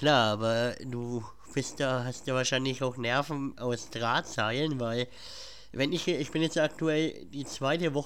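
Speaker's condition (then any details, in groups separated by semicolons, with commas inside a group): Cleft palate; has a cold at recording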